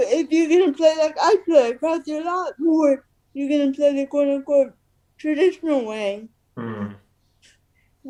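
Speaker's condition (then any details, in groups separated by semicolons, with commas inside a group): Cerebral palsy; uses wheelchair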